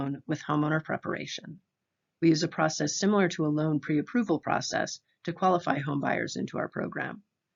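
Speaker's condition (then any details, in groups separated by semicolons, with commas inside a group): No condition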